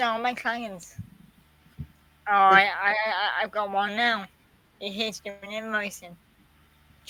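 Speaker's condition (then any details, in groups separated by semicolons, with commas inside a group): Quadriplegic cerebral palsy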